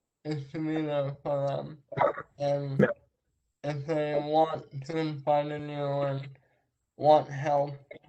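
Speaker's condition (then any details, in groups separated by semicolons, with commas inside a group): Traumatic brain injury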